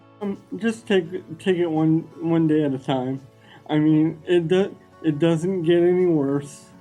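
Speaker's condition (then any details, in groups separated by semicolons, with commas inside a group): Cerebral palsy; wheelchair user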